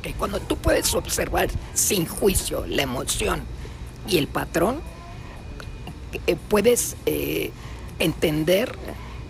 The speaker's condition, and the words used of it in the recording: Laryngectomy. Que al, tuve que volver a aprender a hablar con esta voz, se llama voz serismofónica